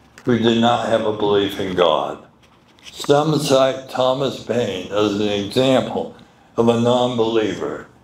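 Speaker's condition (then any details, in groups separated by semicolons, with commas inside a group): Medical condition affecting speech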